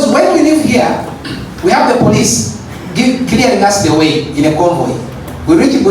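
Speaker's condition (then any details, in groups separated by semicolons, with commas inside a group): No condition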